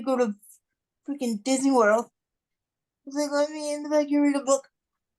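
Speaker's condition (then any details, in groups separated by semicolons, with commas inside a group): Cerebral palsy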